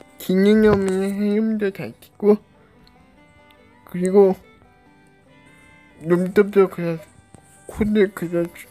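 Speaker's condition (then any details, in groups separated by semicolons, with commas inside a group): Cerebral palsy; brain lesion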